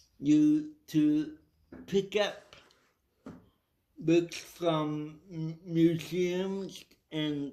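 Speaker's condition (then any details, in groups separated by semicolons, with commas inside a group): Cerebral palsy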